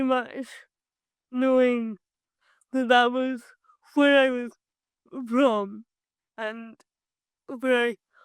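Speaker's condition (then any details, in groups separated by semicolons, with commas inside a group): Cerebral palsy; from birth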